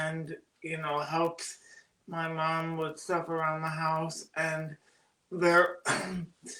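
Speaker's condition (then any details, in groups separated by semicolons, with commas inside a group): Cerebral palsy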